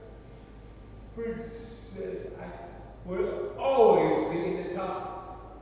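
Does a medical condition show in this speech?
Yes: cerebral palsy; stuttering, formerly worse, much improved.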